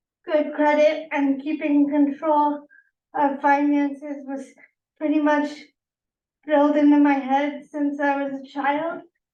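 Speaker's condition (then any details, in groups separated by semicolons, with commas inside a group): Cerebral palsy; developmental disability, wheelchair user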